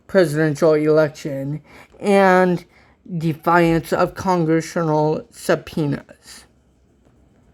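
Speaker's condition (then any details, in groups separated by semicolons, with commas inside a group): Cerebral palsy; from birth, walks with walker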